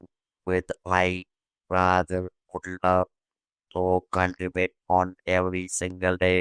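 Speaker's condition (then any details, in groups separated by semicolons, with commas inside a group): Laryngectomy (vocal cords removed) after stage IV vocal cord cancer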